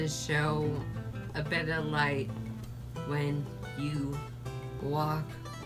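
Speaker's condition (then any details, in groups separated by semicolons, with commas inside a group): ALS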